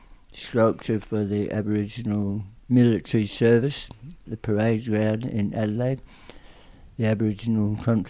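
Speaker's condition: Tongue cancer; aggressive tongue cancer, radiotherapy and chemotherapy, stomach feeding tube for swallowing problems after treatment; speech and swallowing problems persist to a certain extent; lasting speech and swallowing problems, still present to a certain extent

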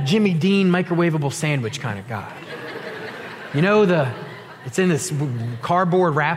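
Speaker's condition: No condition

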